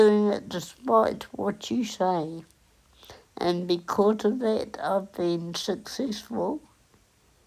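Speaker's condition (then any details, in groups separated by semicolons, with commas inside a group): Cerebral palsy; onset at 8 days old; lifelong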